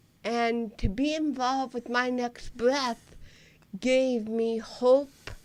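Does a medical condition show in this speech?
Yes: cerebral palsy; lifelong.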